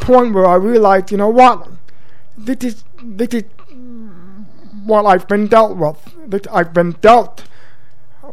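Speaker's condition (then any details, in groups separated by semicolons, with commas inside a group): Profound deafness since birth; congenital, total deafness; speaks orally as guest on radio show; learned speech via daily school speech therapy, mother's home drills feeling throat vibrations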